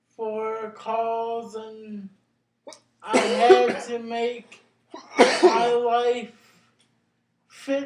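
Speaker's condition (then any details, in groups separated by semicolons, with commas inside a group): Cerebral palsy; brain injury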